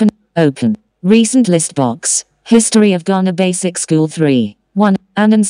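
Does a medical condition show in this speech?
No.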